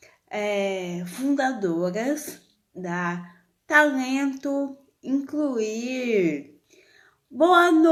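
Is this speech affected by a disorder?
Yes: cerebral palsy.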